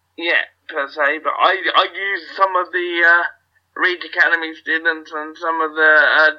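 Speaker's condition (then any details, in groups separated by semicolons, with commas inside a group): Cerebral palsy; wheelchair user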